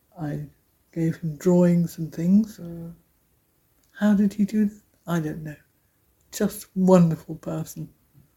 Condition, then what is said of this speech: Aphasia. You suddenly stop what you want to say, either because the words have gone or a particular word has gone, hence the scissors.